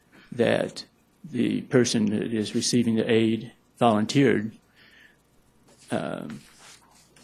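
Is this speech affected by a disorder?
Yes: Parkinson's; may appear very nervous due to Parkinson's; may stumble over words.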